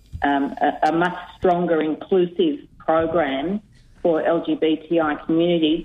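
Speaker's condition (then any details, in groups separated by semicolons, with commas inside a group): No condition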